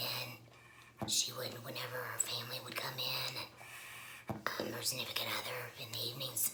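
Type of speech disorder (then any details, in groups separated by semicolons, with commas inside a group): Speech with a voice prosthesis; laryngectomy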